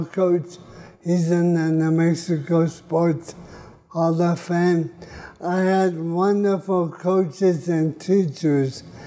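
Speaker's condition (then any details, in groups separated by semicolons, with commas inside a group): ALS (Lou Gehrig's disease)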